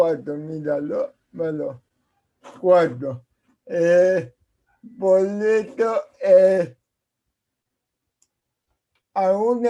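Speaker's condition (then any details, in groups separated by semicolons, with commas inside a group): Cerebral palsy; speaks as if with potato in mouth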